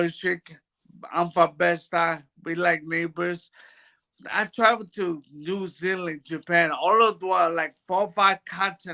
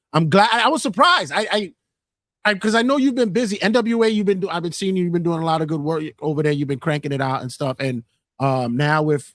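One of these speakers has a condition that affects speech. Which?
The first: brain bruising; speech bad.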